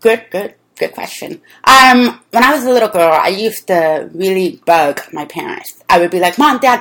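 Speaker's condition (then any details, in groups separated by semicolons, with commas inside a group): Deafness; speaks well, learned speech through childhood lessons with visual computer speech feedback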